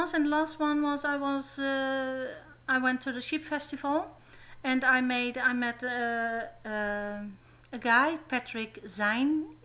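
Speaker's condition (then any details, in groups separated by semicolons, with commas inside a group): No condition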